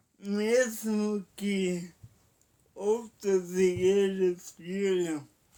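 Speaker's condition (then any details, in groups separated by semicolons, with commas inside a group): Paralysis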